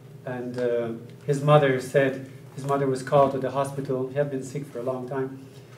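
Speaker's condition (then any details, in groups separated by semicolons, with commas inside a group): No condition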